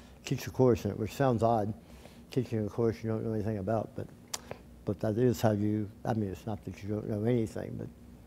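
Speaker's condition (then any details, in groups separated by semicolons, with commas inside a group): Tongue cancer surgery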